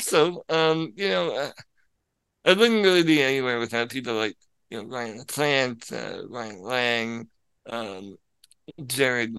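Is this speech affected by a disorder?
Yes: spinal muscular atrophy; can be a little difficult to understand at times.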